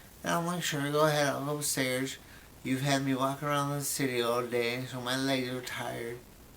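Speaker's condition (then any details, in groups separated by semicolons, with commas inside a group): Brain injury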